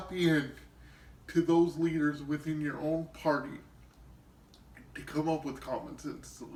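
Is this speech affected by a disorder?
Yes: cerebral palsy.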